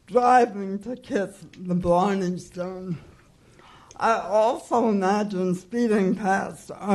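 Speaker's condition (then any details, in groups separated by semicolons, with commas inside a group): Cerebral palsy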